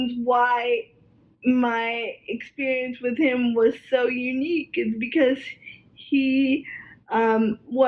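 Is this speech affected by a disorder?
Yes: cerebral palsy, spastic quadriplegia.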